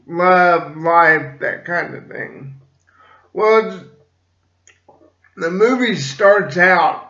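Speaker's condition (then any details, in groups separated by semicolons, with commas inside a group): Cerebral palsy; slight speech impediment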